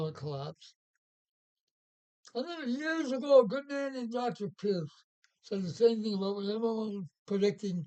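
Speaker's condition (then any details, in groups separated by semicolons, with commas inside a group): Parkinson's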